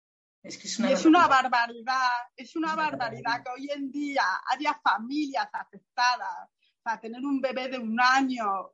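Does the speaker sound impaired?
Yes: profound bilateral hearing loss, post-meningitis profound bilateral sensorineural hearing loss; speech surprises people given deafness, childhood speech therapy abroad, relies on lip reading and facial gestures.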